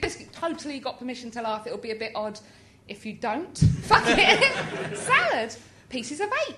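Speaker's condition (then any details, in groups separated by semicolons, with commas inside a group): Tourette's syndrome; neurological tic disorder, tics since about age six, believed inherited, intensified in early 20s; frequent vocal tics interrupt speech, some obscene tics, noticeable noises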